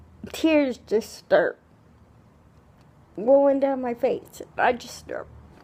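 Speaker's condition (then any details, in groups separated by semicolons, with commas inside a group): Cerebral palsy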